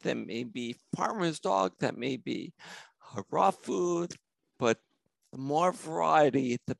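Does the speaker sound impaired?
Yes: spinocerebellar ataxia; symptoms for over 40 years, no definitive treatment, self-experimenting on own symptoms.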